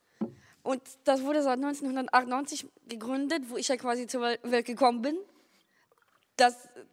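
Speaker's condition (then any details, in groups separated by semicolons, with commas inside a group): Down syndrome; cannot speak freely very well, read prepared question aloud at wahlkampfarena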